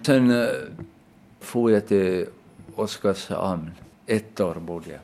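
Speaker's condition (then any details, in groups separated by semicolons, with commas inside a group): Aphasia after brain injury; hit by car at age seven, no diagnosis given, right hand difficulty, memory gaps; taken to Malmska Sjukhuset, later tested in Vasa, past seizures treated with medication, now off medication; word-finding difficulty, circumlocution, could not speak at first after injury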